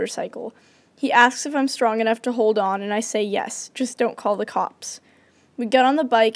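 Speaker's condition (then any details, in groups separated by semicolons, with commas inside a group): No condition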